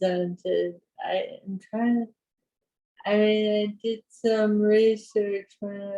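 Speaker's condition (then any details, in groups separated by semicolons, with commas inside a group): Parkinson's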